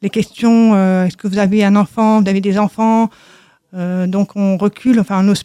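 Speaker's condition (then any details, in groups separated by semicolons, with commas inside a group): Deafness from birth, congenital; learned to speak through many speech therapy sessions, speech does not reveal deafness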